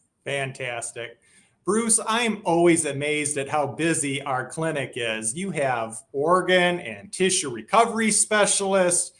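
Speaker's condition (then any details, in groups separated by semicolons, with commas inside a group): No condition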